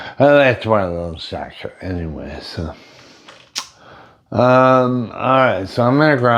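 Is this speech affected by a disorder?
Yes: brain injury.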